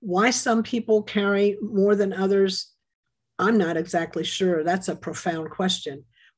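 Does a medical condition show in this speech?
No.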